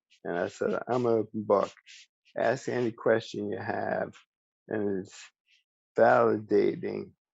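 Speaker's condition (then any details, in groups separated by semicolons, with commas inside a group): ALS; speech still preserved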